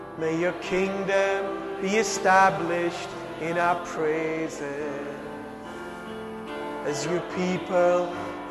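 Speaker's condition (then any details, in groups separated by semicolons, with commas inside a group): No condition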